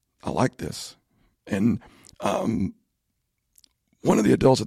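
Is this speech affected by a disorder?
Yes: spasmodic dysphonia; in speech therapy with doctors, band crowns off for medical year; voice issue, asks listeners to excuse voice.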